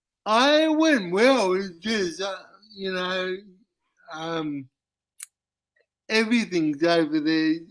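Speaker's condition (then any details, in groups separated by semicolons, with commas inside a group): Cerebral palsy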